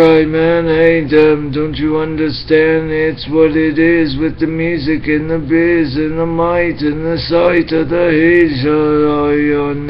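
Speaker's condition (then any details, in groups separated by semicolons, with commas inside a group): Traumatic brain injury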